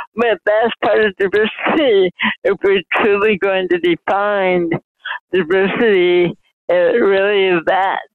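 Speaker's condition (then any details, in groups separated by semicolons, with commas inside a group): Mild cerebral palsy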